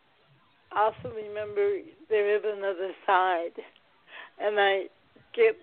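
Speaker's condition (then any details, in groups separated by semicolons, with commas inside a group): Cerebral palsy, mild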